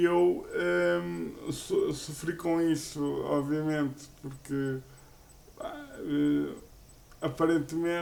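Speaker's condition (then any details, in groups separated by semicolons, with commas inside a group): Cerebral palsy; uses a wheelchair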